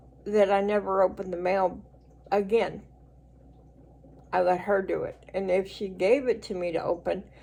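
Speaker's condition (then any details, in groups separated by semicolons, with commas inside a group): Cerebral palsy; speech noticeably atypical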